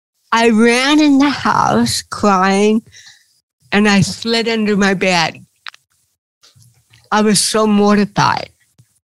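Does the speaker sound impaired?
Yes: cerebral palsy; since birth.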